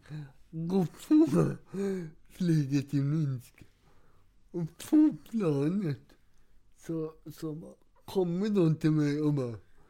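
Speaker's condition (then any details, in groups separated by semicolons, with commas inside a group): Cerebral palsy; has two wheelchairs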